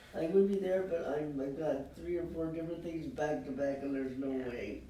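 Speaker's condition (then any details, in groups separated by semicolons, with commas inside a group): Cerebral palsy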